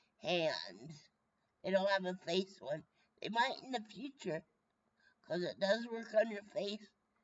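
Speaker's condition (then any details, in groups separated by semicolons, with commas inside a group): Brain injury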